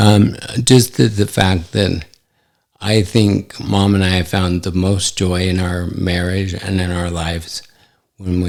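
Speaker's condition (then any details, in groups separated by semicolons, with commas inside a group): ALS; affects hand function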